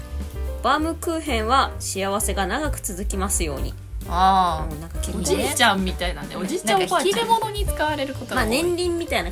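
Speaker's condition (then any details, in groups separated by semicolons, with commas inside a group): No condition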